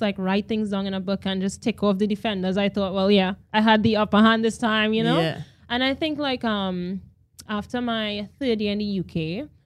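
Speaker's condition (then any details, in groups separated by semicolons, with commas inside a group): No condition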